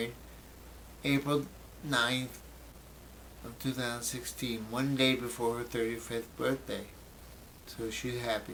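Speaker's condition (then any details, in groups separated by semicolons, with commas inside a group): Brain injury; memory greatly affected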